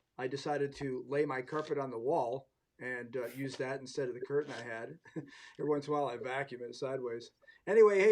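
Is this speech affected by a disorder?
No.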